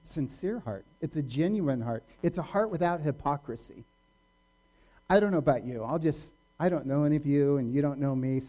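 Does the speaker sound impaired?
No.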